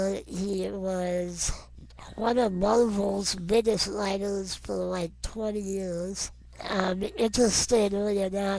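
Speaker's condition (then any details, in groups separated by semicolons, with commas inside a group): Non-progressive muscular dystrophy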